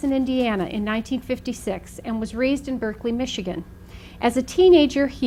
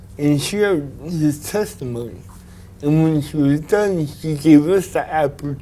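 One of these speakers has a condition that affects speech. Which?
The second: cerebral palsy; from birth, physical effects; diagnosed age two; predicted early to never speak well.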